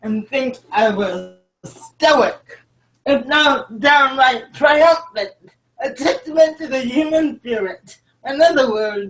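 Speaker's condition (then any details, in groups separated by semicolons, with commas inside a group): Cerebral palsy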